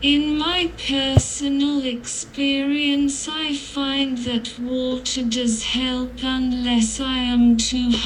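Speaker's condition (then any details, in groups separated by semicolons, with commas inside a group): Cerebral palsy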